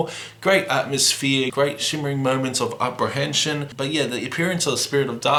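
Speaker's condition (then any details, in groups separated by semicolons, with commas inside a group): No condition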